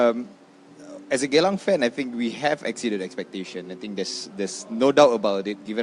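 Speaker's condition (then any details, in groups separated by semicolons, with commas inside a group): No condition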